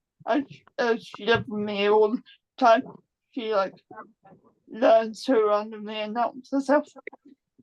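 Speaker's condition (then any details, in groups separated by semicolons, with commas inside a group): Cerebral palsy; complex form, present from birth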